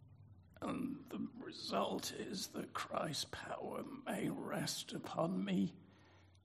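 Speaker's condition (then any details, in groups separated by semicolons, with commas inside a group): Spasmodic dysphonia; spastic dysphonia, spasmodic dystonia subtype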